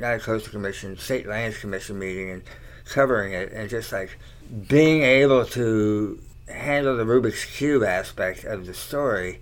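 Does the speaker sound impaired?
Yes: tongue cancer surgery; slight slur.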